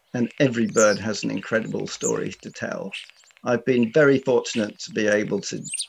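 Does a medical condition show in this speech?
No.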